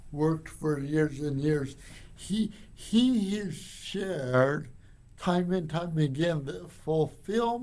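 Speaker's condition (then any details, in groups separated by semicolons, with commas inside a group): Cerebral palsy; from birth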